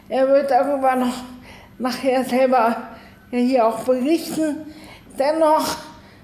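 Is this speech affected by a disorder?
Yes: cerebral palsy; spasticity in both arms and legs, electric wheelchair, 24-hour personal assistance.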